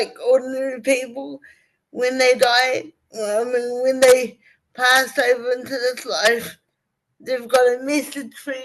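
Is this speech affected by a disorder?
Yes: cerebral palsy.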